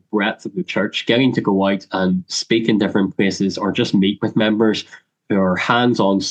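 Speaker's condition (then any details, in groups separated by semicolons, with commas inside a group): Cleft lip and palate; congenital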